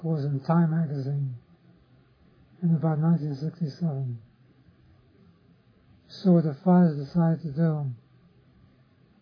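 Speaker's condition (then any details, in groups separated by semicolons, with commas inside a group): Parkinson's disease; others offer remedies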